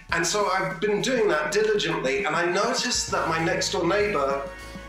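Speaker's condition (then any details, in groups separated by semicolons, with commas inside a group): No condition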